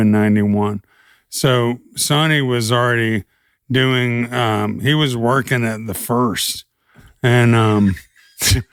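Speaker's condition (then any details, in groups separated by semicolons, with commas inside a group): ALS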